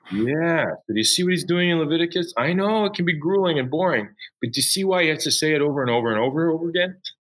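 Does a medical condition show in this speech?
No.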